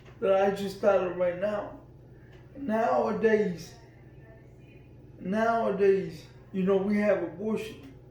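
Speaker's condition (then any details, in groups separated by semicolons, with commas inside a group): Cerebral palsy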